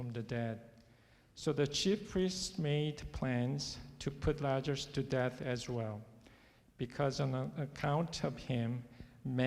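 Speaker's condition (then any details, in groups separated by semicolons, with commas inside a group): No condition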